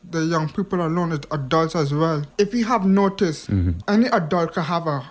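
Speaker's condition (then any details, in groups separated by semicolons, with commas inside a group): Hearing impairment; past speech impediment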